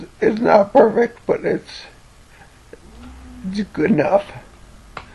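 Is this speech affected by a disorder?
Yes: cerebellar ataxia from brain tumour.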